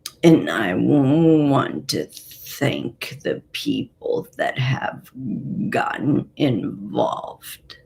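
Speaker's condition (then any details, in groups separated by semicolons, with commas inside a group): Parkinson's and essential tremor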